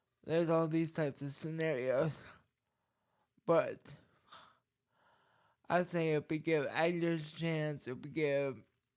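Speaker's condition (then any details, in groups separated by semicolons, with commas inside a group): Cerebral palsy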